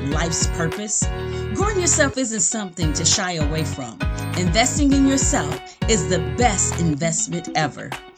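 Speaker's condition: No condition

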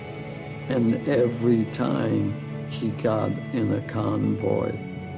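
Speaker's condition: ALS; initially given 2 to 5 years to live

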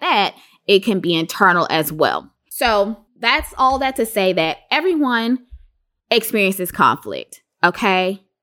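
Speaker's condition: No condition

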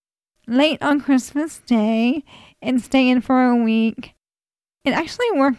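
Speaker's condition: ALS; feeding tube not yet used

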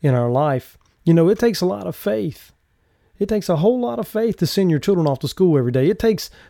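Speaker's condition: No condition

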